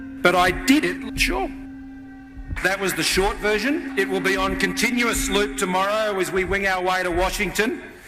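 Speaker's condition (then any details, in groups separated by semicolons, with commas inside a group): No condition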